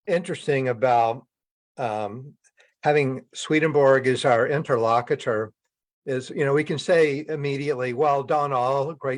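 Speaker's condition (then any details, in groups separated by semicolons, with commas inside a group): No condition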